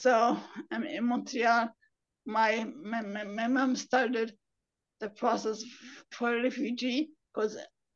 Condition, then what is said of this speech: Stuttering. But then on those days where I have like a bad speech day or weeks or it could even be months,